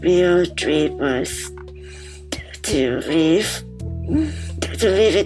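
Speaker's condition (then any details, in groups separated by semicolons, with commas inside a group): Muscular dystrophy; wheelchair user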